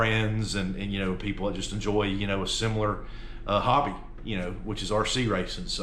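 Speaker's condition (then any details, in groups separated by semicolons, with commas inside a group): No condition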